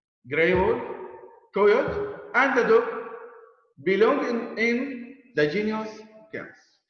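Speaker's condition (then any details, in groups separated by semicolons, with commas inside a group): No condition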